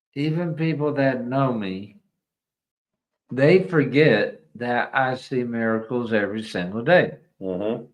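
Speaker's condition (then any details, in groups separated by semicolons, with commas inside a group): ALS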